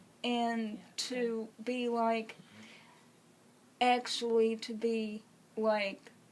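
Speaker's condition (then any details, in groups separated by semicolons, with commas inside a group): Cerebral palsy; congenital, uses wheelchair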